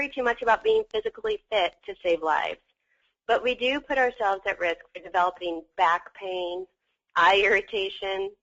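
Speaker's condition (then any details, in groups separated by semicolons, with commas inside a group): No condition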